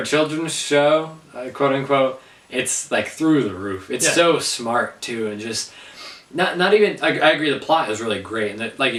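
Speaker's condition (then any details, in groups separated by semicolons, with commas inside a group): No condition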